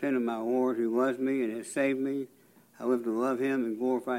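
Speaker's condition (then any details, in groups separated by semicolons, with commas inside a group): Parkinson's disease; onset age 49, worsened after 7 years, deep brain stimulation, six surgeries at Vanderbilt Hospital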